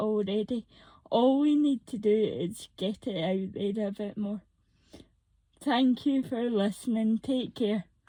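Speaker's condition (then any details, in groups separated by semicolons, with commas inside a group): Cerebral palsy, mixed, moderate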